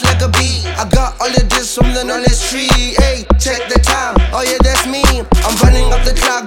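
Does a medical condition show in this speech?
No.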